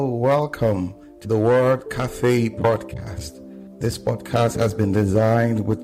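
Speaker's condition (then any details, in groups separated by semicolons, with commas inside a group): No condition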